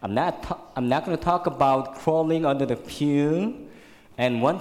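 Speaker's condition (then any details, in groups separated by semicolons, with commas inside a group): Cleft lip and palate, severe; fed formula and cow milk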